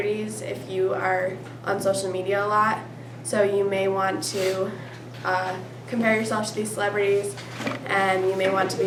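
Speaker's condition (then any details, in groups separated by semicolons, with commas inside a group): No condition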